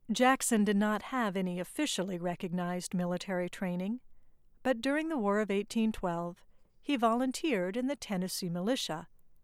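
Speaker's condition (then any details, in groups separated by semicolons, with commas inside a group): No condition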